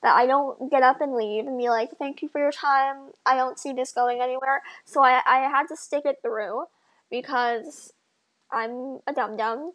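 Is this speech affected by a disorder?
Yes: bilateral cleft lip and palate; from birth, very wide cleft of lip, nose and palate, quite a few repair surgeries.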